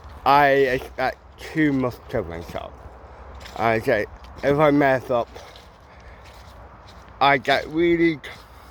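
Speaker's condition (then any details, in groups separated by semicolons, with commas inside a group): Cerebral palsy; mild, ataxic type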